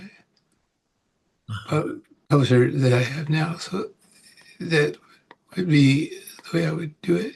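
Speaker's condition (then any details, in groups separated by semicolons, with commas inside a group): Parkinson's; about 18 years since onset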